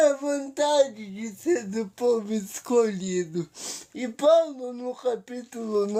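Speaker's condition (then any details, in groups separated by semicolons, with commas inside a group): Paralysis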